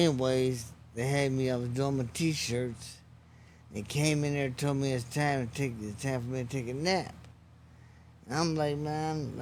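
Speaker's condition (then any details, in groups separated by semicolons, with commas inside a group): Traumatic brain injury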